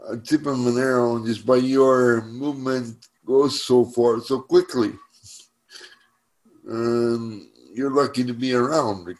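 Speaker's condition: Cerebral palsy; present from birth

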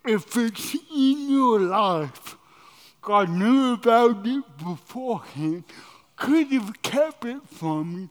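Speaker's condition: Cerebral palsy

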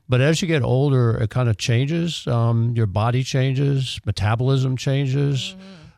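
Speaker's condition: No condition

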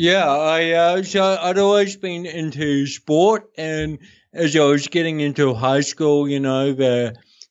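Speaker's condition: Cerebral palsy; congenital, daily hospital speech therapy and physiotherapy for first seven years

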